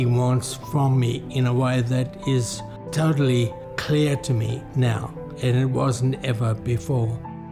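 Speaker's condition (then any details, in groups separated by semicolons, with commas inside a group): Motor neuron disease; about six years since diagnosis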